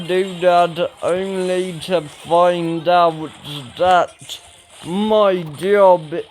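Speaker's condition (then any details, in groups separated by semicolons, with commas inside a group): Ataxia; speech recently worse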